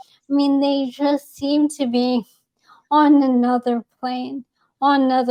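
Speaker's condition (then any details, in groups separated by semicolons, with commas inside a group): ALS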